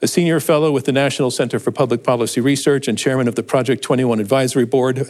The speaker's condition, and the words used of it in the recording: None; typical speech.